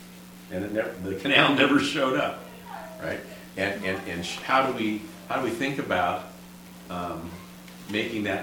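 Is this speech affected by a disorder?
No.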